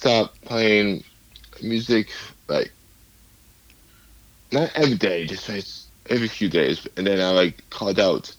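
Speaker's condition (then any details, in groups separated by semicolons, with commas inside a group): Cerebral palsy; affects speech and physical abilities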